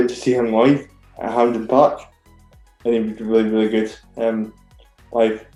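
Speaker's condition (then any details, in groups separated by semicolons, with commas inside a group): Cerebral palsy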